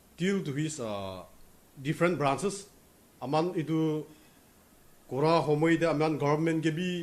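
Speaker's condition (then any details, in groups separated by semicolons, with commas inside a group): No condition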